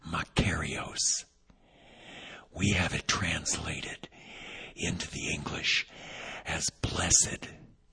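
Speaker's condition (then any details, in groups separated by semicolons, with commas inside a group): Vocal cord paralysis, unilateral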